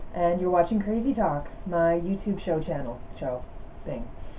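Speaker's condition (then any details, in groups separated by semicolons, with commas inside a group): No condition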